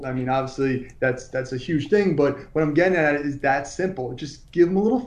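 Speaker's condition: No condition

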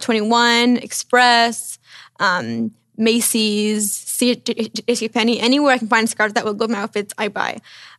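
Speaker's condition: Stutter; severe, onset at age 3 or 4, many years of speech therapy; improved, no longer blocking; long-standing difficulty expressing self verbally, hard to order pizza on the phone; repeated sounds, prolonged sounds

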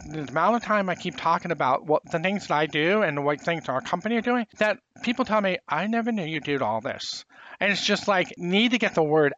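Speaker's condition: Profound hearing loss, congenital

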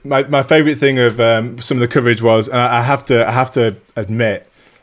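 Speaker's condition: No condition

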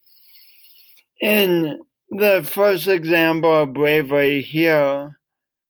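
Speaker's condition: Cerebral palsy; affects voice, speech impediment

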